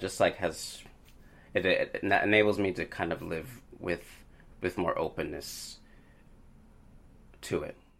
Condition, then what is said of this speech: Stuttering. When I play the saxophone, I sometimes stutter when I go to articulate the note, especially if